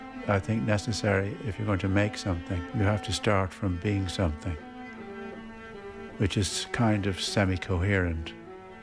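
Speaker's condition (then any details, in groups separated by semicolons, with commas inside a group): Parkinson's; progressive, expected to get tougher, affects making steady non-wobbly lines; nearly 70, increasing difficulty with work, relies more on collaboration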